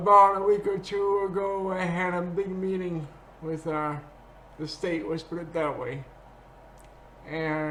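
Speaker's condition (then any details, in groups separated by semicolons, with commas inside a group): Cerebral palsy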